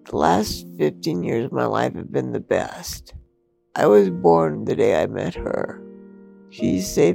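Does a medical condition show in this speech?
Yes: multiple system atrophy; diagnosed 2015 after six doctors, about four years, lungs and muscles atrophying; bedbound since shortly after Christmas, about four years since onset, planning medical aid in dying; brain does not signal breathing, must consciously blink, still talking, expects to lose voice.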